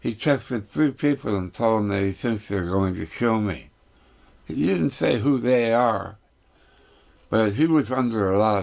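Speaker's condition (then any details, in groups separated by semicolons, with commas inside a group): Tongue cancer; tongue burns when food touches it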